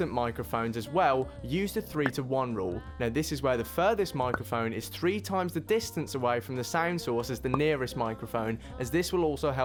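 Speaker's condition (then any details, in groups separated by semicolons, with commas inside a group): No condition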